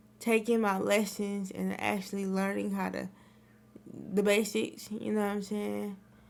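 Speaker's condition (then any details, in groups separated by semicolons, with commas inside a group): Cerebral palsy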